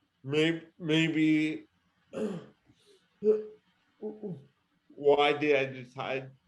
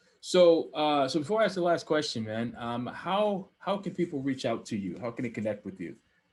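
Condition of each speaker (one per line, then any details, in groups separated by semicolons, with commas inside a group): Cerebral palsy; present from birth
No condition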